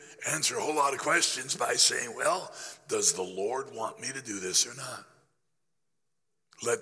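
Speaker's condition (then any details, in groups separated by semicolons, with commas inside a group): Laryngeal cancer after radiation, growth on voice box treated with radiation and chemotherapy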